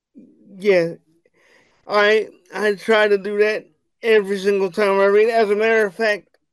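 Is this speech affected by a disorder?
Yes: cerebral palsy; wheelchair bound.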